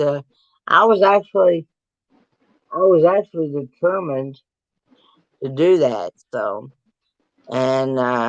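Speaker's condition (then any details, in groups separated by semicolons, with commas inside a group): Cerebral palsy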